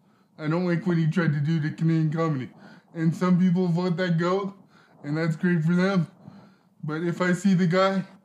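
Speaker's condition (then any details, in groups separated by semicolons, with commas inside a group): Cerebral palsy; spastic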